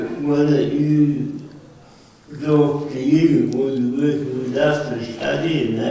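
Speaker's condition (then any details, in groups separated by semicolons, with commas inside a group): Cerebral palsy; present since birth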